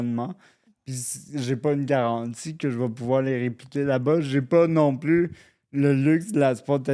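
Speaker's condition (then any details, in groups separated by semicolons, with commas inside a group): Cerebral palsy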